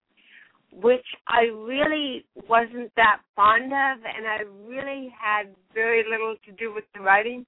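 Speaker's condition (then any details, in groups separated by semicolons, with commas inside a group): Cerebral palsy; since birth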